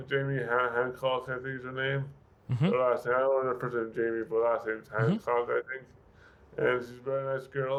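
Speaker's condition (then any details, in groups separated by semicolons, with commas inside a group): Severe brain injury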